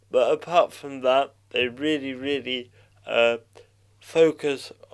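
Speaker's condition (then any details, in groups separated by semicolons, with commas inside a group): Cerebral palsy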